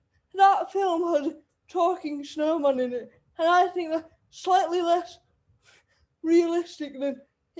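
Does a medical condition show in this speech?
Yes: cerebral palsy; wheelchair user.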